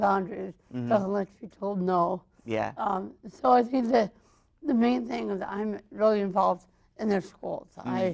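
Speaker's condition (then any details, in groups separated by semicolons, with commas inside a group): Mild cerebral palsy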